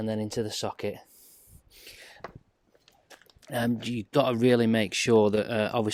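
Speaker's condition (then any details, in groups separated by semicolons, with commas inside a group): No condition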